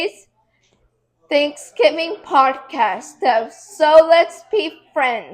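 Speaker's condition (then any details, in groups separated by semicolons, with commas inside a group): Cerebral palsy; affects muscles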